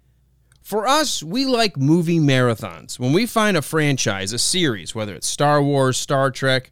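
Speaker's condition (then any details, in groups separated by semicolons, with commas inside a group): No condition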